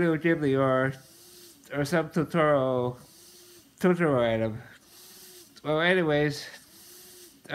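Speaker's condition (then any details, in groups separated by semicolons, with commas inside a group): Muscular dystrophy, Duchenne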